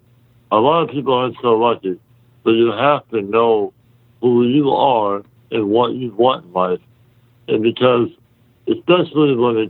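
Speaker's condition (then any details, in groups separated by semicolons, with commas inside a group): Muscular dystrophy; congenital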